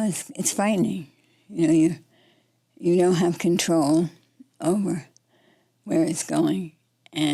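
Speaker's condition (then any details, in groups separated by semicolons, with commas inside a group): Parkinson's disease; 8 years since diagnosis, tremor, freezing, walks unaided; voice affected, speech may be softer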